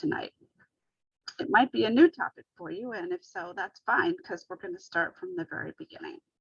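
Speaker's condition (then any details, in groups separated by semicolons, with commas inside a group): No condition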